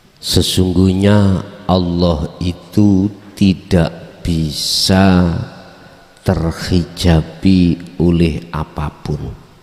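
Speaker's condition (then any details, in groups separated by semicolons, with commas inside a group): No condition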